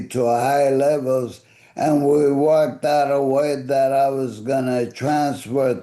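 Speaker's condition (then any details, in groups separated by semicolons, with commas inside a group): ALS; voice affected and fading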